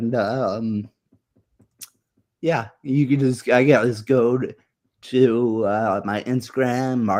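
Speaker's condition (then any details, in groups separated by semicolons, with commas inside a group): Muscular dystrophy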